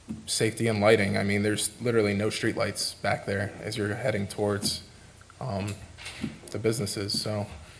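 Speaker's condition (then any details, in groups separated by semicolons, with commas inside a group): No condition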